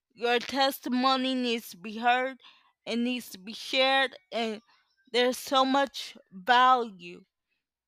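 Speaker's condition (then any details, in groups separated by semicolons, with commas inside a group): Cerebral palsy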